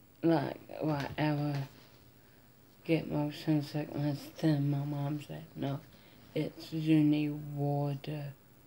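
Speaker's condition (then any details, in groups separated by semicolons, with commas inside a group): Mild cerebral palsy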